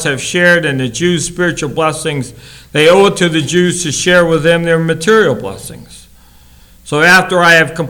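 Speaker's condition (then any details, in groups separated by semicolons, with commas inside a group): No condition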